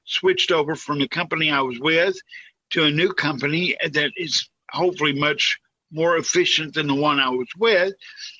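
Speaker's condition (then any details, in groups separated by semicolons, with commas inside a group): Cerebral palsy; from birth, quadriplegic, lifelong wheelchair use; severe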